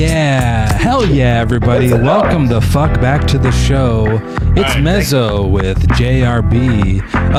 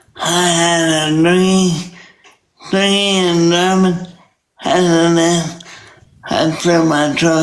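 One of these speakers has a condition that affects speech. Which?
The second: traumatic brain injury; injury effects audible in voice.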